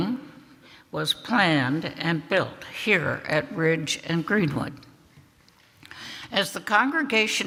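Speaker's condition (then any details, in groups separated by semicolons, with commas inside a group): No condition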